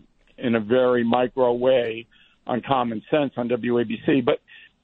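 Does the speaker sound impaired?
No.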